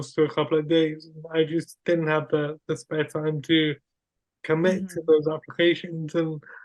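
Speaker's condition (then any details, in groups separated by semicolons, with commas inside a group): Cerebral palsy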